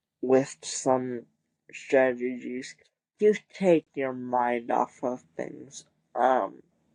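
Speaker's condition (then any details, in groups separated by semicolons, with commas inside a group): Cerebral palsy; wheelchair user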